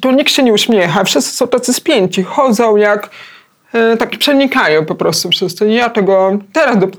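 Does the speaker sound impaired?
Yes: hard of hearing, cochlear implant.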